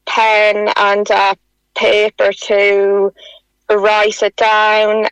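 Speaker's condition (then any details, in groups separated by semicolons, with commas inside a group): Stutter; stutter since about age 3, childhood speech therapy without benefit, adult speech program, costa breathing helped; about 34 years since onset, stutter accepted, no current therapy or techniques; affected from teenage years, worsened over years, struggles to get words out, stutters on phone; prolonged sounds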